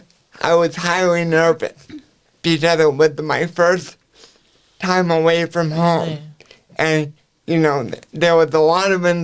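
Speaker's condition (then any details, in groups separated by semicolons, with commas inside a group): Cerebral palsy; all four limbs affected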